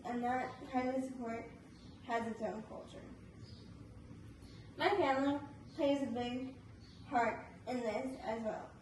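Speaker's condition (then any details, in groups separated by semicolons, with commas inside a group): Spastic cerebral palsy; spastic, from birth, tight muscles, leg and hip surgery, wheelchair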